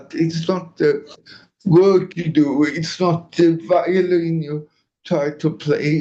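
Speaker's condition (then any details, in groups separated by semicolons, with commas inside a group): Cerebral palsy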